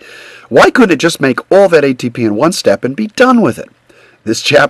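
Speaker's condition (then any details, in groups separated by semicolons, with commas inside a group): No condition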